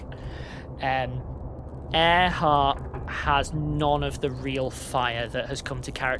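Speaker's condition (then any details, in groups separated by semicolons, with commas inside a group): No condition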